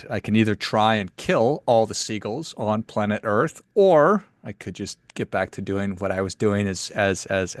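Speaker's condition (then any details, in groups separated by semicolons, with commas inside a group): No condition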